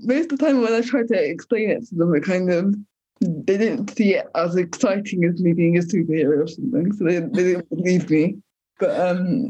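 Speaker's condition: Cerebral palsy; physiotherapy in childhood

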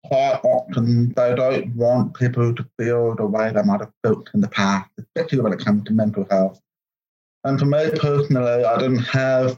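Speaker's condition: Profound deafness; congenital, born deaf

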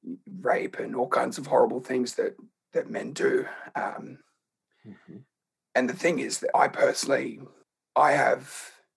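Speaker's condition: Laryngeal cancer; in voice box

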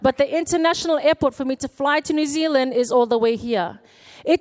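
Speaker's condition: No condition

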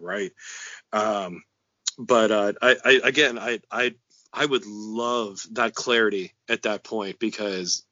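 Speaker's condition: Stuttering; stuttered through childhood and school years, about first 14 or 15 years, ashamed, bullied; ongoing; repeated sounds, prolonged sounds

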